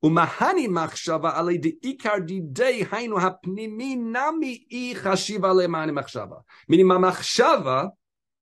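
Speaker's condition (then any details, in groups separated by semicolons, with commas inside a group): No condition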